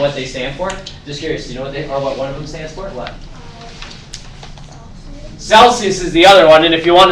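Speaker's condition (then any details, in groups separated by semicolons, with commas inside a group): No condition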